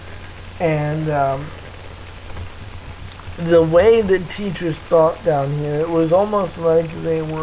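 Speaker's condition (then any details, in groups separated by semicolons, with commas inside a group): Cerebral palsy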